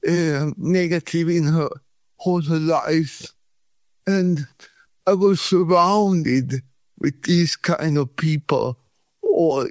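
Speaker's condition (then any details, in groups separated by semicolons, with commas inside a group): Cerebral palsy; body shaking 40 years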